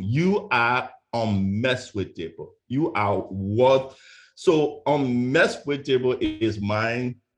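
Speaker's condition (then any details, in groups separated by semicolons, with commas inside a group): Stuttering; stutter first noticed by mother at age 8, lifelong, once tried to skip graduation speech; professional speaker, Toastmasters district 6 finalist, overcame insecurities around stutter; West African accent, originally from Liberia; prolonged sounds, blocks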